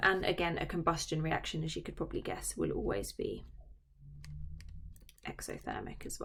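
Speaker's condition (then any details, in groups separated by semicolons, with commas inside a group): No condition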